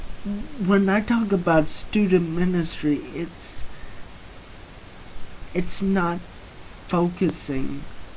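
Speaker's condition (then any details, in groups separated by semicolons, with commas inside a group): Cerebral palsy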